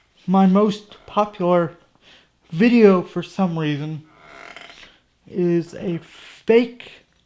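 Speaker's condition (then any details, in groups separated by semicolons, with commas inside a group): Cerebral palsy; from birth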